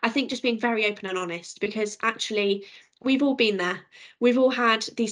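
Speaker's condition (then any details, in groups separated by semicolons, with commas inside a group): No condition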